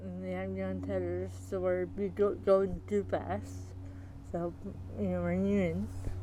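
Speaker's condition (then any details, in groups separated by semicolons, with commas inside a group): Athetoid cerebral palsy; athetoid cerebral palsy, quadriplegia, moderate to severe, walker, power wheelchair; age 40, GMFCS level 3/4; speech may be difficult to understand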